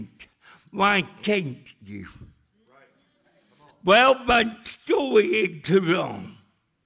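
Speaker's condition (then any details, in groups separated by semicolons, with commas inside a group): Cerebral palsy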